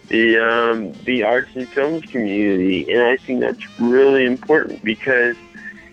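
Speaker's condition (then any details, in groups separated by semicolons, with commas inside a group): Mild cerebral palsy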